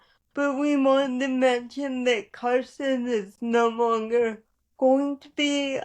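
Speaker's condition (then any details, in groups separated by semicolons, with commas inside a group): Cerebral palsy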